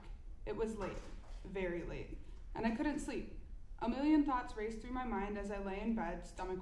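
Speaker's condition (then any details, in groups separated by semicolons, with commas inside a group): No condition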